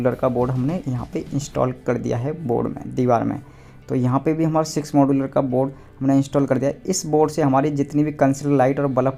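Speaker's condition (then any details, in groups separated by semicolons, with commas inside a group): No condition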